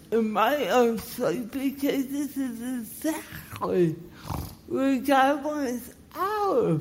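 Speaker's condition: Cerebral palsy; forceps delivery

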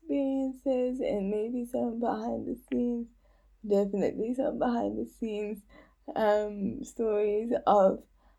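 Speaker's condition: Cerebral palsy; age 29

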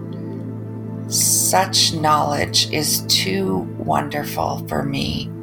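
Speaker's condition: Aphasia and apraxia; caused by stroke, no physical symptoms, sudden loss of speech one evening, rehabilitation afterward; needed about two hours of planning to record, expects not to speak for a while after; speaking difficult at times, trouble getting words out, can still get message across

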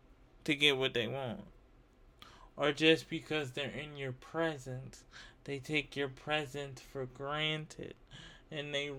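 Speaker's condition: Cerebral palsy; uses wheelchair

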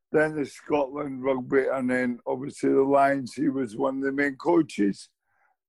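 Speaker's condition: Motor neurone disease; still speaks

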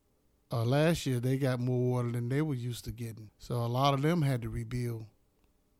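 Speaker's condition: No condition

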